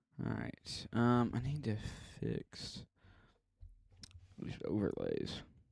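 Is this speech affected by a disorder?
No.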